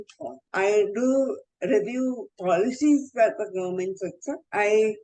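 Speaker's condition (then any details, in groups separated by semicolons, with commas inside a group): Cerebral palsy, mild; mild speech issue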